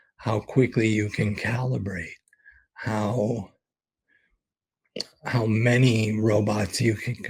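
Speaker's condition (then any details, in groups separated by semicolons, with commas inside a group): ALS; expects to lose voice very soon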